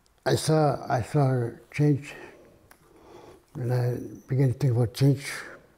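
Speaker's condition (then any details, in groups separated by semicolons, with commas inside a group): Parkinson's; hard time talking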